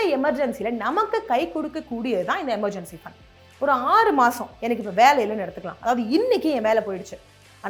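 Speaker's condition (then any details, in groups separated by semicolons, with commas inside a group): No condition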